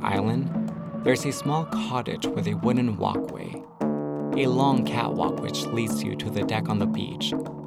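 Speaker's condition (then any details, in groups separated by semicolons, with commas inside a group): No condition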